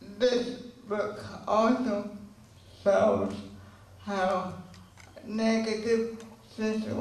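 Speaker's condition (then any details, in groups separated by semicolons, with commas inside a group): Cerebral palsy; since birth, unable to run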